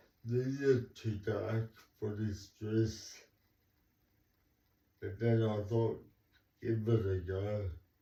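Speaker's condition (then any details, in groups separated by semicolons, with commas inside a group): Cerebral palsy; talks slowly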